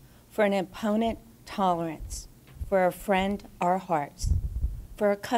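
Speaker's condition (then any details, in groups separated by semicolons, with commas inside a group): No condition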